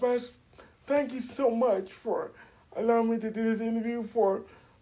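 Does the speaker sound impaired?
Yes: cerebral palsy; uses wheelchair, age 42.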